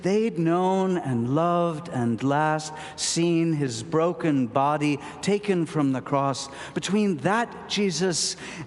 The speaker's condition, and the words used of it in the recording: None; typical speech.